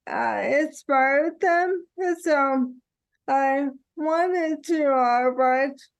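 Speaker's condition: ALS; onset with a finger not working

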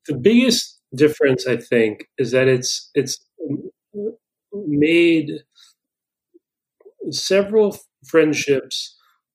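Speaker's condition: Stuttering; lifelong, persisting into adulthood, long kept unspoken, now openly accepted; repeated words, blocks

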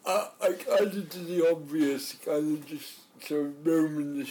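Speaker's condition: Cerebral palsy

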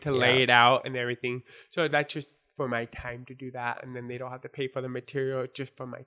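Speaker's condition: Born deaf; congenital deafness from birth

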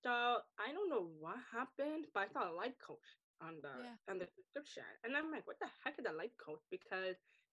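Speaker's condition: Deafness, acquired deafness, wears hearing aids

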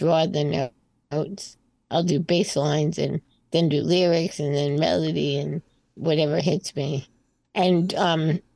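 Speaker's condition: Spinal muscular atrophy type 2; on oral breakthrough medication rebuilding motor neurons

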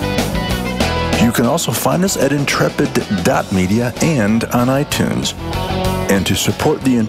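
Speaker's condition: No condition

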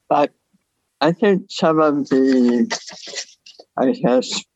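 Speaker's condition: Oral cancer salvage surgery, partial tongue, mandible and soft palate resection; oral and tongue base carcinoma, six surgeries, four recurrences, 36 IMRT, no evidence of disease

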